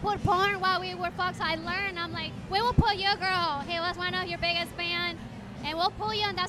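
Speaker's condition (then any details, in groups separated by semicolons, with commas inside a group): No condition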